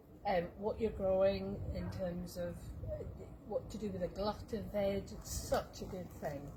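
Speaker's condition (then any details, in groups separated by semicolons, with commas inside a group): No condition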